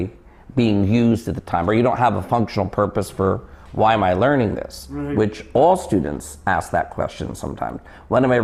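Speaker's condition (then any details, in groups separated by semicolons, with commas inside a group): No condition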